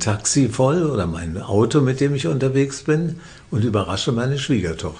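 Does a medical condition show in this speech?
Yes: Parkinson's disease; diagnosed by a psychiatrist, treated by professor Jens Volkmann in Würzburg, on medication; physically active, symptoms barely noticeable.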